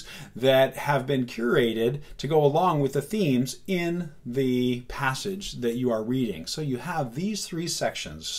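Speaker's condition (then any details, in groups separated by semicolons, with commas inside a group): No condition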